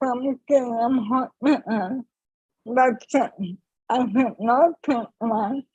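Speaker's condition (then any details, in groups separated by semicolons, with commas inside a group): ALS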